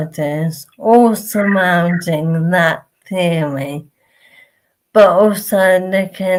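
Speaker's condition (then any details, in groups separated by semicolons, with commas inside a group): Motor neurone disease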